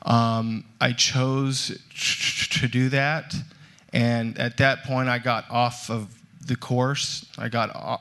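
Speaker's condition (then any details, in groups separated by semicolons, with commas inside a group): Stuttering; stutter since childhood; still stutters, speaks publicly on stage; stutter noticeable to listeners when speaking; blocks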